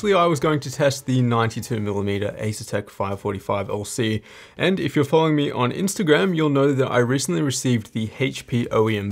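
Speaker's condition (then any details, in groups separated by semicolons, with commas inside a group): No condition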